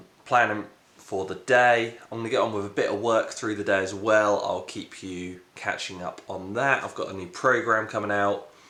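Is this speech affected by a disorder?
No.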